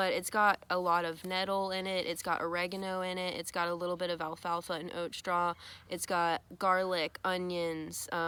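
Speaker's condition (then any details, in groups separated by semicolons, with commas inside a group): No condition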